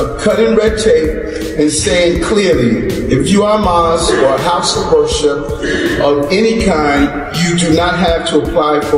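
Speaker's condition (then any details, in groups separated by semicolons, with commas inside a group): No condition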